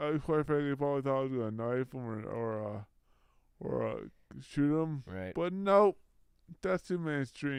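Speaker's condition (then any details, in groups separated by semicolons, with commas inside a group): Brain injury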